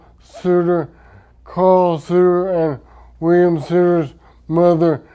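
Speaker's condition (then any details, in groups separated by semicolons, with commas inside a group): Traumatic brain injury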